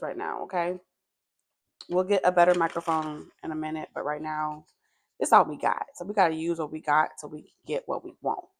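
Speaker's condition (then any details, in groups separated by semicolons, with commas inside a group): No condition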